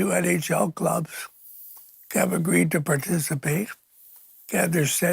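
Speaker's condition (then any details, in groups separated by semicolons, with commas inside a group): ALS; onset with twitching, three years to confirm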